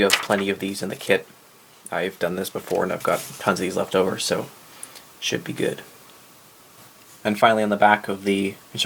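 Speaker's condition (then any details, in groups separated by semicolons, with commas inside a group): No condition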